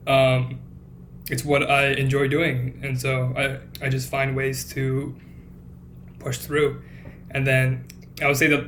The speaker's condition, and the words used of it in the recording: Stuttering. If I'm stuttering in medical school, even, and anytime I quote unquote slip up, it's automatically attributed to my character.